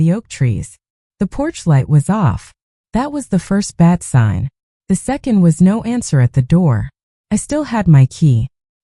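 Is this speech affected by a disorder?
No.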